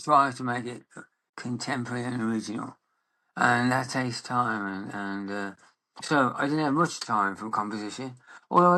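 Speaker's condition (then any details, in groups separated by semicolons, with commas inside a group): Parkinson's disease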